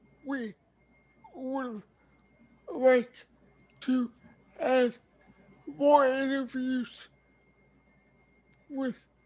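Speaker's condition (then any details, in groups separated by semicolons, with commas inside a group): Cerebral palsy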